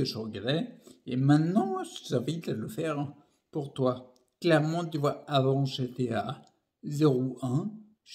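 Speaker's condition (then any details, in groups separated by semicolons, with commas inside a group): Primary progressive multiple sclerosis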